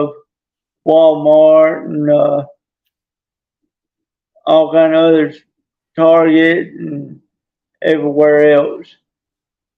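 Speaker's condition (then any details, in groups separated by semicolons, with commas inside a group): Traumatic brain injury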